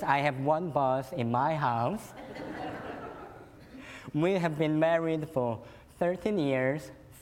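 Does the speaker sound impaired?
Yes: cleft lip and palate; could not suck breast milk as newborn.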